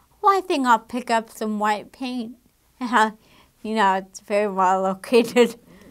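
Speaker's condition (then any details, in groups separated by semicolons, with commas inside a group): Damaged diaphragm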